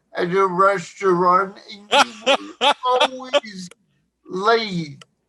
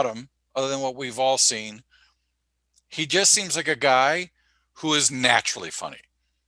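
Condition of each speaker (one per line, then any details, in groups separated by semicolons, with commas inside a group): Cerebral palsy
No condition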